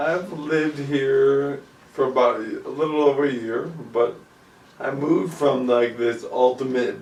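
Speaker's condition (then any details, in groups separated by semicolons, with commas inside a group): ALS; about 2 years since onset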